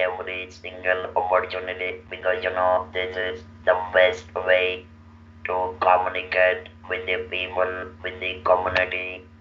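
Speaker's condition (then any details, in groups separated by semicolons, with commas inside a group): Laryngectomy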